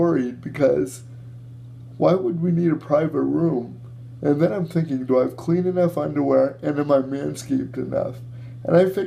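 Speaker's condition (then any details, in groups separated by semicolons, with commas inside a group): Cerebral palsy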